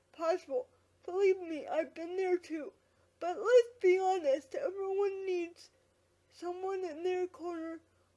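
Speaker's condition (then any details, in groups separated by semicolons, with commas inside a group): Quadriplegic cerebral palsy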